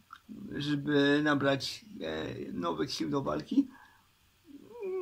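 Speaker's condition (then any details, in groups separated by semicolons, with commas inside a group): Cerebral palsy; uses wheelchair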